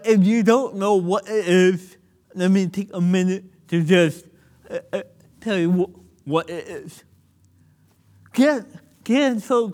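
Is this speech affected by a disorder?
Yes: cerebral palsy; motor deficits.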